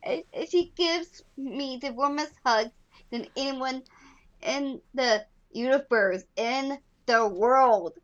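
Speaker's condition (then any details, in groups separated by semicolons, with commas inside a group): Down syndrome; walked later than other children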